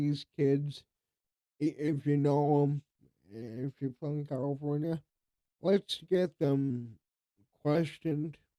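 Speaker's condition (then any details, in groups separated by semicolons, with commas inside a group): Cerebral palsy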